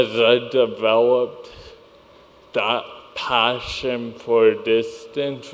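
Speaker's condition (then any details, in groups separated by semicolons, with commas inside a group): Cerebral palsy; high functioning, walks and talks; weaker muscles, distance runner; speech impediment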